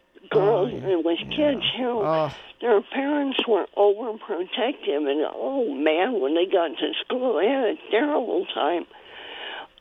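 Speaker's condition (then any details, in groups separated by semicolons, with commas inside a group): Cleft palate; congenital cleft palate, spoon-fed in early childhood around age three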